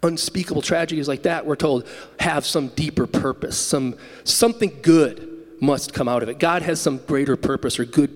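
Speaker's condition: No condition

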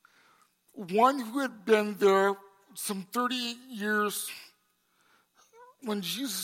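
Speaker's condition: Cerebral palsy; congenital

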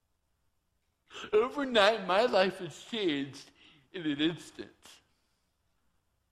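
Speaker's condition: Torsion dystonia; hand tremor found at age 5

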